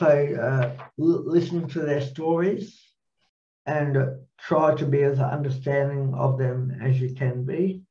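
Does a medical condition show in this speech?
Yes: cerebral palsy, mild.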